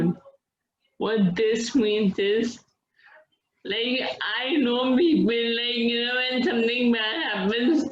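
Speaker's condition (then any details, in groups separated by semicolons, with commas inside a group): Friedreich's ataxia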